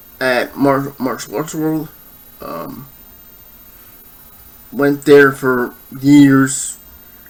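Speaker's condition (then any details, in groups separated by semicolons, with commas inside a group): Cerebral palsy, spastic diplegia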